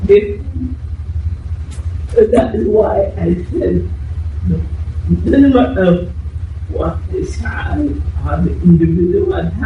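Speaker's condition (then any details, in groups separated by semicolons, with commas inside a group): Cerebral palsy; left side affected; voice damaged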